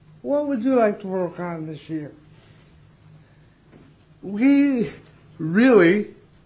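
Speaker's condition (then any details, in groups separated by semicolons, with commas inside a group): Cerebral palsy; not improved by habilitation, has support staff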